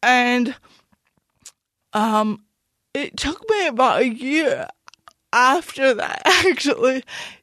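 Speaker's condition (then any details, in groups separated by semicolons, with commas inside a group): Cerebral palsy; speech noticeably affected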